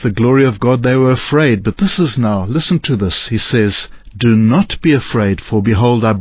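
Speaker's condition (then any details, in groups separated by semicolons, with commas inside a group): No condition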